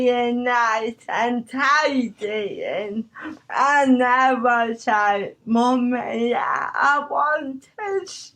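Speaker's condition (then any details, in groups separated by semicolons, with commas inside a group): Cerebral palsy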